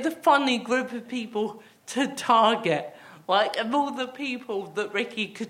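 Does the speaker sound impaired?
Yes: athetoid cerebral palsy, athetoid with myotonia and ataxia.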